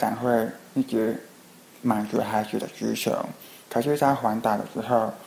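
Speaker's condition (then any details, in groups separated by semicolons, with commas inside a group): Hearing impairment; falls behind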